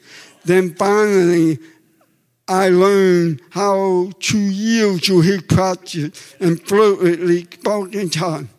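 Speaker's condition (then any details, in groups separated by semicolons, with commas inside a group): Deafness; deaf since childhood, educated in oral program, discouraged from sign language, later learned sign; comfortable speaking and using own voice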